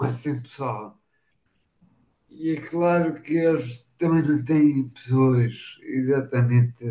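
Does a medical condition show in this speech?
Yes: machado-Joseph disease (sca3).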